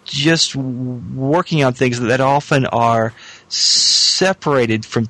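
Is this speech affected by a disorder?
Yes: stuttering; person who stutters, most anxiety tied to stuttering; stuttered openly rather than hiding in past phone-heavy job, talked openly about stuttering; here prolonged sounds, blocks.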